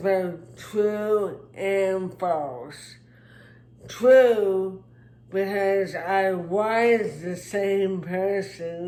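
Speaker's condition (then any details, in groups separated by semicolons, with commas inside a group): Traumatic brain injury; speech impairment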